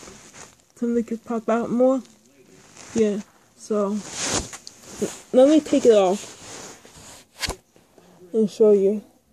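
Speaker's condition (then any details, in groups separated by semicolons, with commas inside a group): Speech impairment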